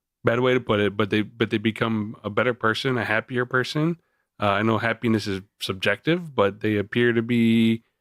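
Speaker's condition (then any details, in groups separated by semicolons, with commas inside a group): No condition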